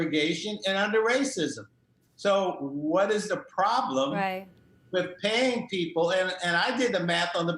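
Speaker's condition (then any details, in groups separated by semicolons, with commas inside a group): No condition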